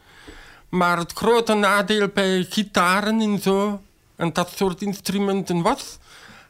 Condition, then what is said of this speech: Deafness. Dat bestaat niet meer, want dankzij een tolk kan ik dingen doen die ik als pratende dove die moet liplezen onmogelijk had kunnen doen.